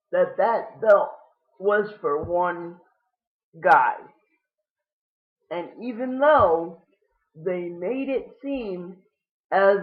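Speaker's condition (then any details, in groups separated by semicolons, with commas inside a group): Cerebral palsy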